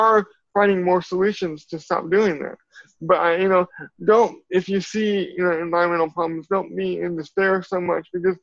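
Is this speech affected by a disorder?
Yes: cerebral palsy; from birth.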